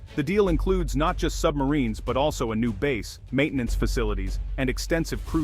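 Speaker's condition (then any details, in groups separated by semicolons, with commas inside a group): No condition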